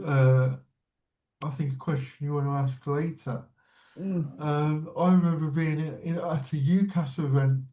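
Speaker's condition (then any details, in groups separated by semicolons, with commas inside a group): Cerebral palsy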